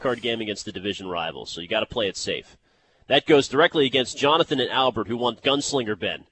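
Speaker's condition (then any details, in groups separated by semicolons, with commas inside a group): No condition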